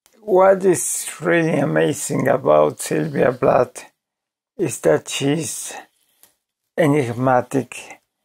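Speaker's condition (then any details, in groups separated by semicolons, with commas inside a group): ALS; voice severely damaged, hard to understand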